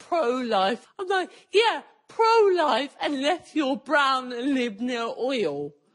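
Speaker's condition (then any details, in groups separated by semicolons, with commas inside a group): Cerebral palsy; speech impediment, not always understood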